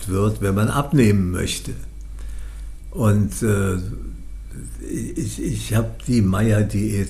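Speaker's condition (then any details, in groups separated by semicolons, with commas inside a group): Parkinson's disease; first diagnosed by a psychiatrist, treated by professor Jens Volkmann in Würzburg; condition managed with medication, feels almost as if without Parkinson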